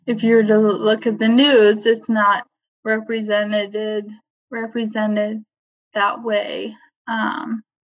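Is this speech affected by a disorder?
Yes: ALS, limb onset; diagnosed at age 25, onset in arms and legs, not bulbar onset; about 10 months since diagnosis, seeing speech language pathologist at clinic, voice and swallowing monitored, voice banking; voice tires and gets close to being lost while talking.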